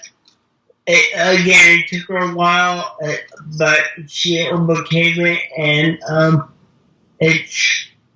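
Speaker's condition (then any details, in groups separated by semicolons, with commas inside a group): Cerebral palsy; wheelchair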